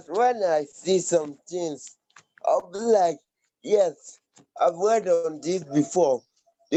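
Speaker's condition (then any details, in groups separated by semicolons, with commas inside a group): Cerebral palsy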